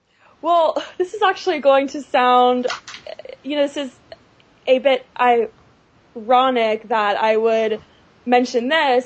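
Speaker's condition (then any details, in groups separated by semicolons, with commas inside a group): Stuttering; stuttering whole life, long hidden by avoiding talking, expected at 13 it would go away; stutters openly, no longer hides stuttering; stuttered speech, formerly avoided talking and seemed shy; blocks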